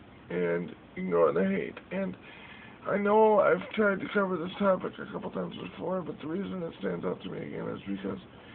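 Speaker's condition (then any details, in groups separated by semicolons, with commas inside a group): Cerebral palsy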